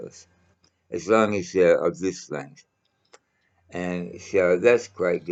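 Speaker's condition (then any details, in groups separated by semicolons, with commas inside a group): Mouth cancer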